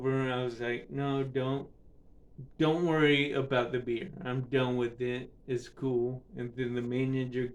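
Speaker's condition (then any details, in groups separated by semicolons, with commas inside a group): Cerebral palsy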